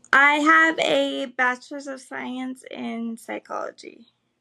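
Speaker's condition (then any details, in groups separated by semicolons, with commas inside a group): Cerebral palsy; spastic legs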